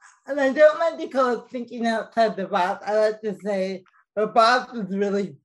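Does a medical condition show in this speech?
Yes: cerebral palsy, mild; speech mildly affected.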